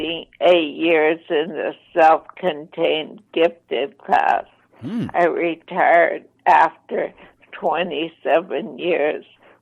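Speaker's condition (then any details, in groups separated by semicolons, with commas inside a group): ALS, mild; voice slightly impaired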